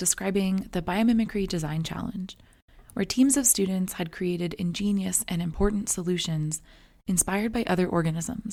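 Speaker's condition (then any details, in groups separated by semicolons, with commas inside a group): No condition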